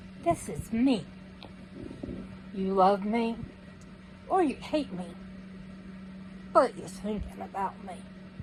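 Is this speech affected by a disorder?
Yes: cerebral palsy.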